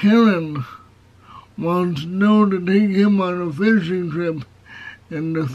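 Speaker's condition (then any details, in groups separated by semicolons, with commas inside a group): Cerebral palsy, severe; spastic type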